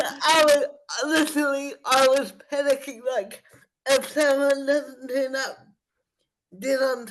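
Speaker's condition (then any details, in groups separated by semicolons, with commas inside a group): Spastic cerebral palsy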